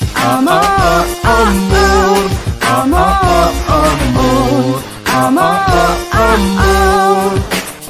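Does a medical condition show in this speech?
No.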